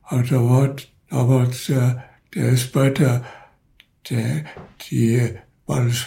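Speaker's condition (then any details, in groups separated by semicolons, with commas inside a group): Parkinson's disease; cannot turn newspaper pages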